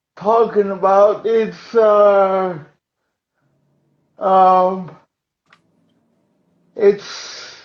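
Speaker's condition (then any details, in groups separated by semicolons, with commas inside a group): Cerebral palsy; uses wheelchair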